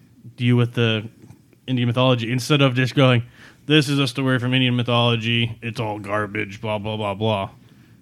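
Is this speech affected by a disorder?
No.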